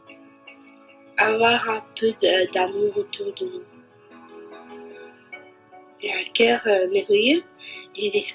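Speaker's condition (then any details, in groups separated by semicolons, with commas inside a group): Down syndrome (trisomy 21); genetic chromosome 21 anomaly, present from birth, intellectual disability, developmental delay; age 34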